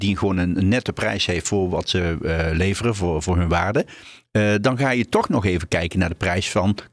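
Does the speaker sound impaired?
No.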